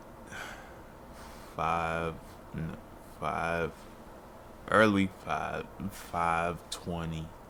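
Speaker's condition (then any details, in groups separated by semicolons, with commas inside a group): Multiple sclerosis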